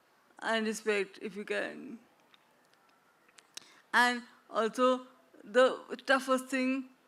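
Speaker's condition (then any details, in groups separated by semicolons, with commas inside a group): Traumatic brain injury; accident; 15 years since injury; speech fully slurred early, much improved now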